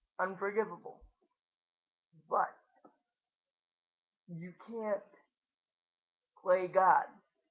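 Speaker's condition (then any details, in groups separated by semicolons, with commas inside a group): Cerebral palsy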